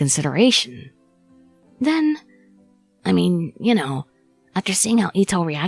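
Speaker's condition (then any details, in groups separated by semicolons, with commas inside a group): No condition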